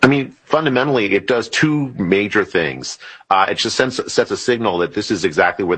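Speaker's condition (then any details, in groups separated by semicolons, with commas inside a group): No condition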